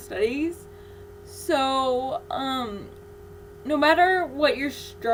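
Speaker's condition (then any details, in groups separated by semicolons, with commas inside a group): Cerebral palsy; infant ventilator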